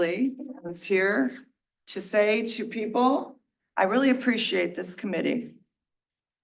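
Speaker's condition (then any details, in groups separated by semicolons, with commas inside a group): No condition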